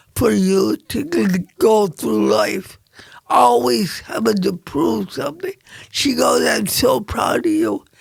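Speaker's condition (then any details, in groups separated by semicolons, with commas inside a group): Cerebral palsy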